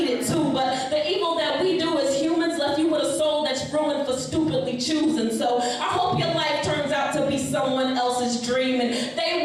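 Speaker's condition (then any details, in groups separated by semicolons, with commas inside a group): No condition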